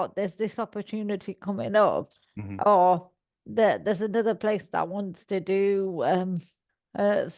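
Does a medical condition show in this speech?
Yes: cerebral palsy; all four limbs.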